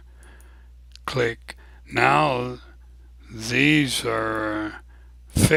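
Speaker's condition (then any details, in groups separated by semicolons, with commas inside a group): ALS; abnormally slow voice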